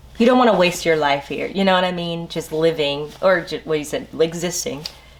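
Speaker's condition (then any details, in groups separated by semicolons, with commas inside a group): No condition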